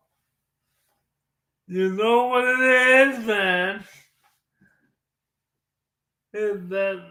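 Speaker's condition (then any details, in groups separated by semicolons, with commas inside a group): Cerebral palsy; from birth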